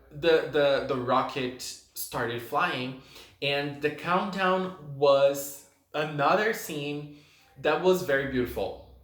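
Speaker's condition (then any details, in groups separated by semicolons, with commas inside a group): No condition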